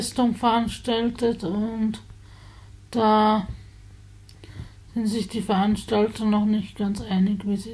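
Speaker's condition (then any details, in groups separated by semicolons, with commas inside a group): Spasticity from birth; multiple sclerosis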